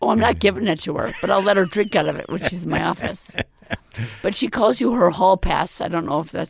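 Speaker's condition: Vocal cord paralysis; permanent left vocal cord paralysis after near-fatal pneumonia, intubation, tracheostomy, feeding tube, over 2 years ago; current voice temporary after recent surgery, swallowing still hard

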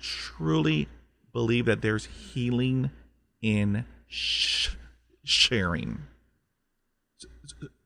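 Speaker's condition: Stuttering; stutter since childhood, 20 years speech therapy first on fluency, hypnosis, military hypnotherapist on mental health; repeated sounds, prolonged sounds, blocks

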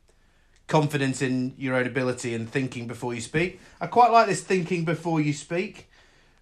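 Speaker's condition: No condition

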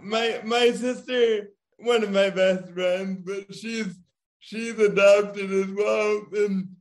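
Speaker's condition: Cerebral palsy; diagnosed as firstborn child

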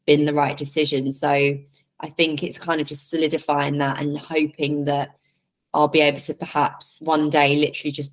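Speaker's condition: No condition

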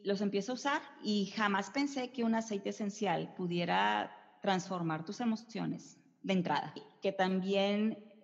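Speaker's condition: No condition

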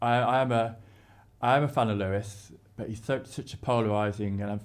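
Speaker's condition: No condition

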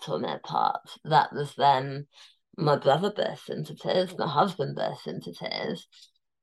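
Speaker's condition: Tongue cancer, near-total glossectomy, stage 4 tongue cancer

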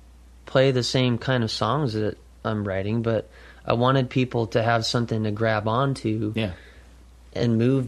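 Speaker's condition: No condition

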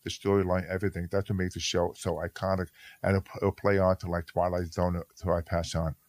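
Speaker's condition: Hearing loss; severe speech impediment as a child

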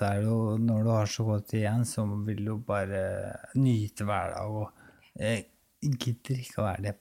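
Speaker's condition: ALS; relies on assistants for daily care

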